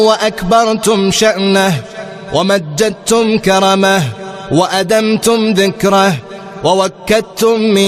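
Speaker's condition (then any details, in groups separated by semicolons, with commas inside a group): No condition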